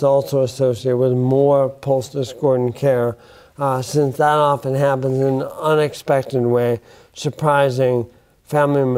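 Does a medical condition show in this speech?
Yes: bulbar onset ALS; affects speech.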